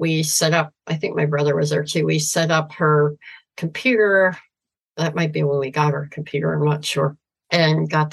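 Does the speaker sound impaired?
Yes: severe cleft palate; congenital severe cleft, missing nose, lip, trachea and breathing problems, many surgeries incl. age 8.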